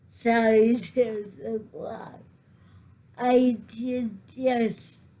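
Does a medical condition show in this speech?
Yes: cerebral palsy.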